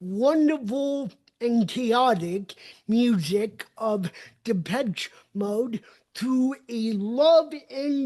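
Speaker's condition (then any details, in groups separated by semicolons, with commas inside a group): Cerebral palsy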